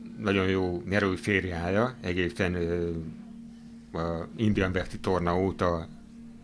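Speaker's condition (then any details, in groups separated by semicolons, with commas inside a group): Hearing impairment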